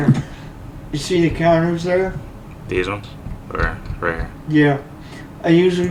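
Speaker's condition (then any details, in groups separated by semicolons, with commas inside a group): Cerebral palsy; only one hand usable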